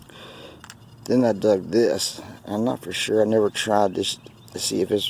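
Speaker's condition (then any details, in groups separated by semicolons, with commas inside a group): No condition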